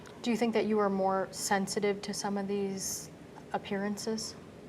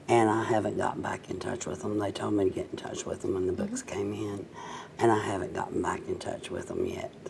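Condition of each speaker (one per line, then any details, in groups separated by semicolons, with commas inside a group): No condition
Cerebral palsy, mild; cerebral palsy from birth, physical form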